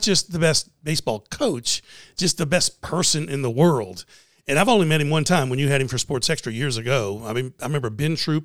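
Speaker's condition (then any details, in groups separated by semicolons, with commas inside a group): No condition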